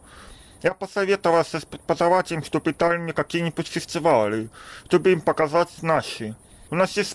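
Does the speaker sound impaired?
Yes: deafness; congenital deafness, reads lips, attended school for deaf, no hearing aid worn in childhood; hears poorly; able to speak despite poor hearing.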